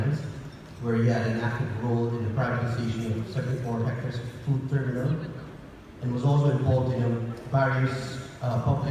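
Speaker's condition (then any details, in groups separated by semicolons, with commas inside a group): No condition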